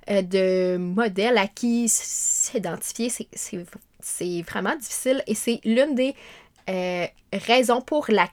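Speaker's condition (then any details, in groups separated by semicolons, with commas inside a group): Stuttering; meditation practice for some years, found helpful; repeated words, prolonged sounds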